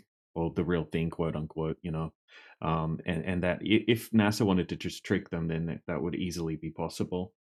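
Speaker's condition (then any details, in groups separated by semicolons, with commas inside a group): No condition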